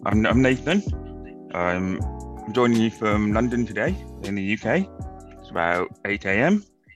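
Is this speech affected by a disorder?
Yes: profound deafness, acquired from meningitis; profound deafness from meningitis at age 1.5, hearing aids in childhood, later cochlear implant with rehabilitation.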